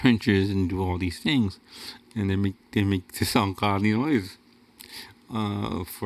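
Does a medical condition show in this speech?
Yes: cerebral palsy; wheelchair user.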